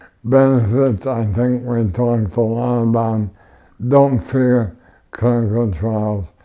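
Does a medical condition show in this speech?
Yes: ALS; power wheelchair, no tracheostomy.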